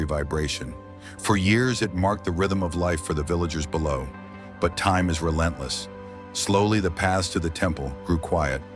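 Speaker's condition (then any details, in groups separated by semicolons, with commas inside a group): No condition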